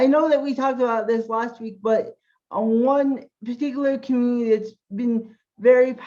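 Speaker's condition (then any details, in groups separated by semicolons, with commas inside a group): Cerebral palsy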